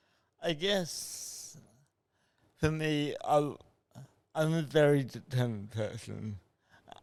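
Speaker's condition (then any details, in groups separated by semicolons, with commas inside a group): Cerebral palsy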